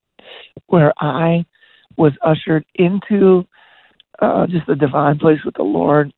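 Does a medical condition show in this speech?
Yes: voice disorder; progressive voice disorder, debilitating disease diagnosed, first voice loss 1995 at youth pastors conference, worsened from 2002; 1995 voice dropped out, couldn't sing or talk, later lost range, control and power, raspy, broken.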